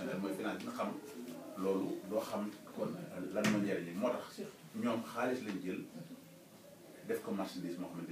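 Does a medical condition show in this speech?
No.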